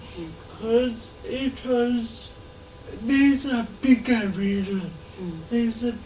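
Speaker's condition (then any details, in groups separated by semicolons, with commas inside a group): Cerebral palsy; since birth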